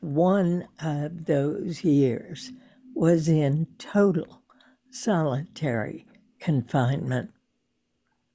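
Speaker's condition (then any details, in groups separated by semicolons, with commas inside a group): Spasmodic dysphonia; still receiving Botox injections into vocal cords about twice a year to keep voice going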